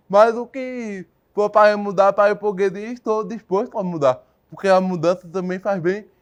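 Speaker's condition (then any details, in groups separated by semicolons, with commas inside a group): Cerebral palsy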